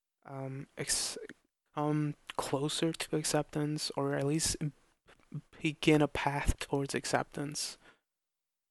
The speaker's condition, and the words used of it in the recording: Stuttering. Depending who I'm calling, sometimes my anxiety is higher than other calls, but overall it's a huge improvement.